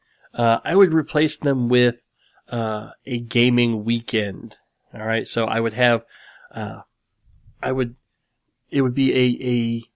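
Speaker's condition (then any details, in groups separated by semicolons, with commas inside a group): Cleft lip and palate; large dent in skull at graft site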